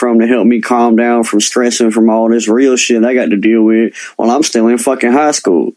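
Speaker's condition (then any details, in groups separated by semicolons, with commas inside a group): Cleft lip and palate; present from birth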